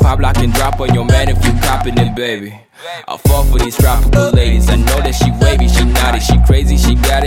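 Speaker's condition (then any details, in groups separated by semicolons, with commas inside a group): No condition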